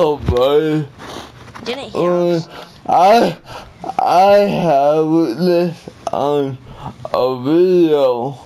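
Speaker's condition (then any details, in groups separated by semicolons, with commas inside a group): Cerebral palsy; one hand affected; atypical speech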